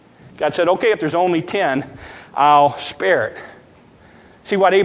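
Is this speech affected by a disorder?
No.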